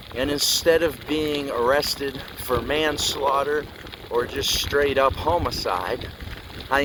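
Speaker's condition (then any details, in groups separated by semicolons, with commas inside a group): No condition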